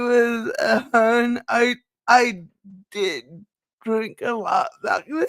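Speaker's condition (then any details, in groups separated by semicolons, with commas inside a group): Cerebral palsy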